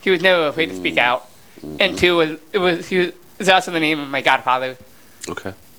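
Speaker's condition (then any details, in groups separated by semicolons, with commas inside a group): Down syndrome; 32 years old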